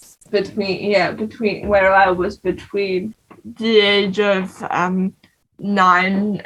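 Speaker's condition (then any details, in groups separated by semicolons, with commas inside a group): Cerebral palsy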